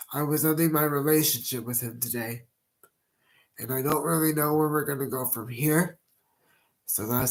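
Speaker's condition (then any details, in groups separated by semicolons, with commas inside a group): Cerebral palsy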